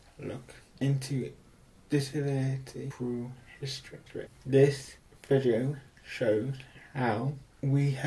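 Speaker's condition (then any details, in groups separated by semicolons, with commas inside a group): Cerebral palsy, mild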